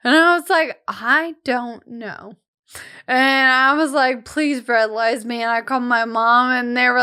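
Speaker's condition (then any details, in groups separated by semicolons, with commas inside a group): Friedreich's ataxia; slurred speech, sounds drunk, still understood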